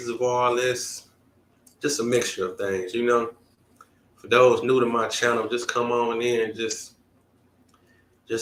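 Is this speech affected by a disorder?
No.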